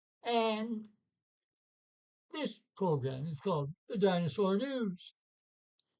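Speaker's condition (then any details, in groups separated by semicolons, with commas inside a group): Parkinson's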